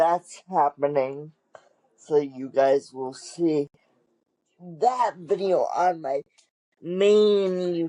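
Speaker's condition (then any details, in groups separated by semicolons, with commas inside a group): Cerebral palsy; wheelchair user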